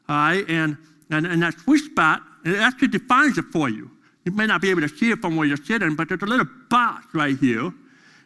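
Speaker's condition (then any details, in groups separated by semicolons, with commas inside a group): Deafness; deaf during school years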